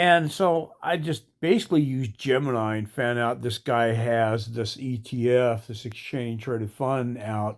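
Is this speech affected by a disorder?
No.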